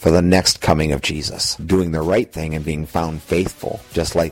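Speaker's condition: No condition

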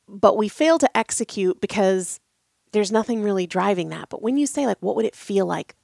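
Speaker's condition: No condition

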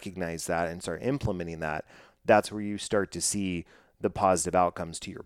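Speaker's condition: No condition

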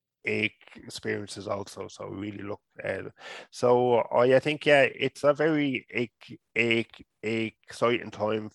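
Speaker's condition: Stuttering; stuttering since about age 5 or 6, childhood speech therapy from therapist without stuttering specialty; adult, past Dublin adult stuttering therapy program, attends and facilitates stuttering support group; still stutters as adult, stutters openly, uses voluntary stammering, keeps eye contact during stutters; repeated sounds, repeated words, prolonged sounds

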